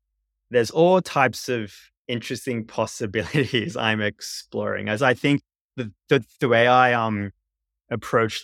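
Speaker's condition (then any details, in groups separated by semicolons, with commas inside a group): Stutter; stutter with blocks at times; Siri on iPhone misunderstands or interrupts, listeners on calls sometimes say not stuttering; repeated words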